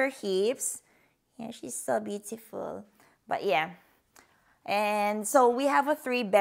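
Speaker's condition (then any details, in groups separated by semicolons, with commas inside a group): No condition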